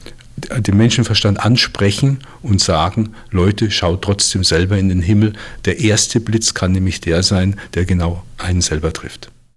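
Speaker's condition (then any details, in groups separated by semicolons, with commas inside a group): No condition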